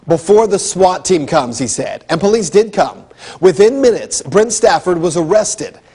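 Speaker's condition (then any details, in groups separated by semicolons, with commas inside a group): No condition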